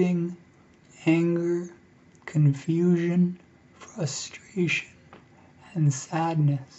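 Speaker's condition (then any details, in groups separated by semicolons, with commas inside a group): ALS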